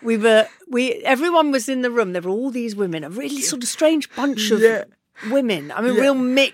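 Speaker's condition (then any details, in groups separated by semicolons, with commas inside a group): No condition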